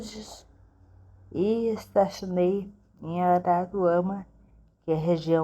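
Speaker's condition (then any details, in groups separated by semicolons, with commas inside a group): Cerebellar ataxia; about 5 years since onset, age 52, wheelchair, physiotherapy, medication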